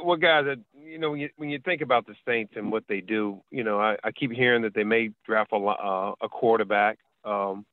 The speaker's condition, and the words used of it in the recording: No condition.